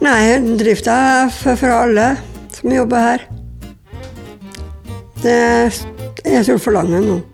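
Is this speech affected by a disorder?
Yes: Down syndrome; chromosomal abnormality, adult woman aged 48.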